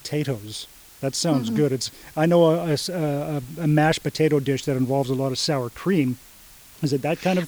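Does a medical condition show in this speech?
No.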